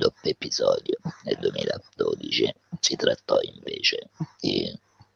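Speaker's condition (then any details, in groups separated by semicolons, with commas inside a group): Laryngectomy; head and neck tumour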